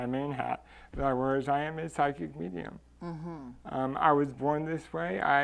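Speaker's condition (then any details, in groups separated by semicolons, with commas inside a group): Cerebral palsy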